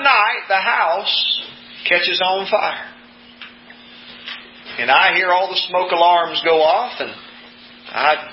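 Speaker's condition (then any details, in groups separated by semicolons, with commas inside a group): No condition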